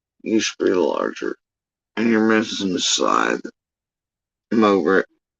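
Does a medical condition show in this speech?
Yes: facial paralysis after surgery; tongue.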